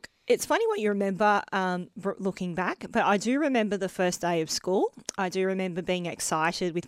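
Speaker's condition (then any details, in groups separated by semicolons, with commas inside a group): Bilateral cleft lip and palate; congenital bilateral, lip and palate did not fuse before birth, multiple hospital operations before school age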